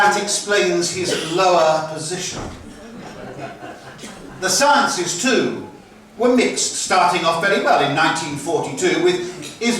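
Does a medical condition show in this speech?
No.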